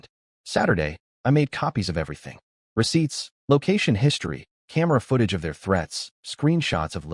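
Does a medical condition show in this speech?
No.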